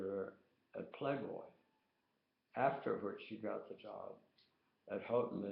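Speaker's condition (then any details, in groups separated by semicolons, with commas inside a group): Tongue cancer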